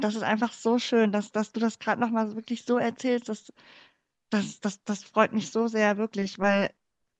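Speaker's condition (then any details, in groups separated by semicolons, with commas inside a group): Cleft palate; congenital, born in former GDR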